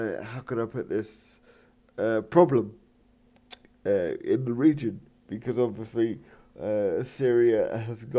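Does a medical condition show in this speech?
Yes: cerebral palsy.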